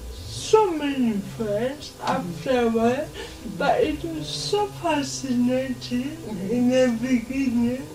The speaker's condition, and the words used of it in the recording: Cerebral palsy. In other terms, because I'm a slow speaker, before you understand what I'm saying, and people